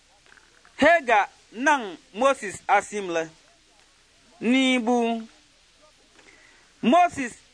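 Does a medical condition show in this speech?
No.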